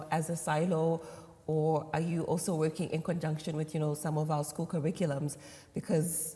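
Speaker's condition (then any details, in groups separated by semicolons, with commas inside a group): No condition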